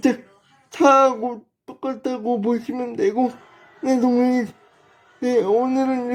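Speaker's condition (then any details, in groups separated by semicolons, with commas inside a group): Brain lesion disability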